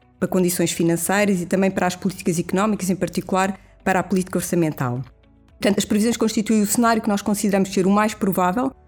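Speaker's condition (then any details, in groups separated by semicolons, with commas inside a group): No condition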